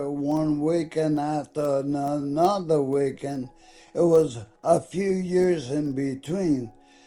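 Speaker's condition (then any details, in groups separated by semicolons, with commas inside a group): ALS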